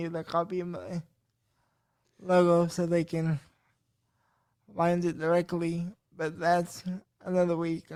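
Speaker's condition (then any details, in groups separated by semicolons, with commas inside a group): Cerebral palsy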